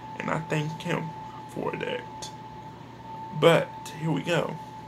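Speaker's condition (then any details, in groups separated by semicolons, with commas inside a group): Cerebral palsy; speech is not the best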